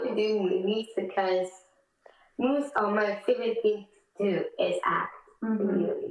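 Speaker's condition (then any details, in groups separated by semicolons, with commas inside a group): Down syndrome; age 14; short answers, mother prompts and completes some answers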